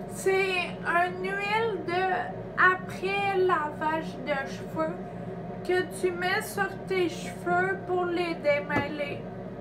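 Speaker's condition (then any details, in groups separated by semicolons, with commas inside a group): Ataxia; degenerative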